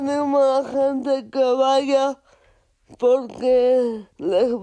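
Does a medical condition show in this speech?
Yes: cerebral palsy; photographs with adapted cameras and systems, Fundación Aspace Zaragoza.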